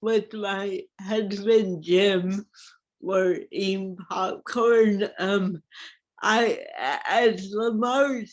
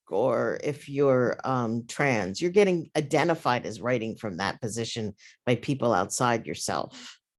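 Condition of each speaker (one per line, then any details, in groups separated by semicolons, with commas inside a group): Cerebral palsy
No condition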